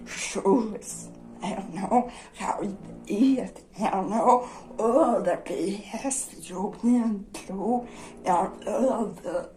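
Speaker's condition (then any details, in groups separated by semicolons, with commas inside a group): Dystonia; generalized dystonia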